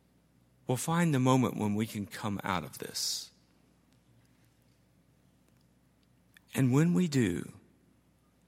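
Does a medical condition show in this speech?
No.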